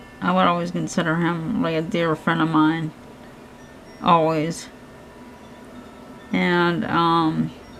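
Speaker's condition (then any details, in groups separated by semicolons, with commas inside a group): Cerebral palsy; hands affected, shaking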